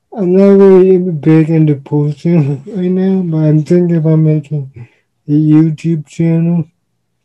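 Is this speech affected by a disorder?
Yes: cerebral palsy; present from birth, uses wheelchair.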